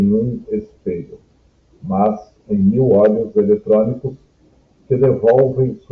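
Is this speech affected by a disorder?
No.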